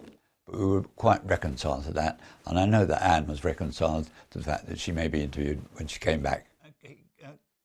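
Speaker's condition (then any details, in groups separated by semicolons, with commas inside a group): Motor neurone disease; final days of life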